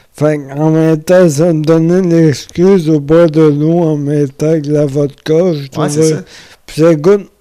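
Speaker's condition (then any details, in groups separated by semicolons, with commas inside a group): Amyotrophic lateral sclerosis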